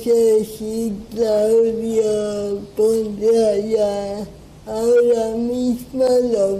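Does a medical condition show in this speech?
Yes: cerebral palsy.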